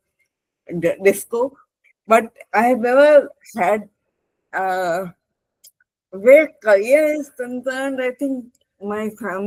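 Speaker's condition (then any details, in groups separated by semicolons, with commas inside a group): Cerebral palsy; spastic left hand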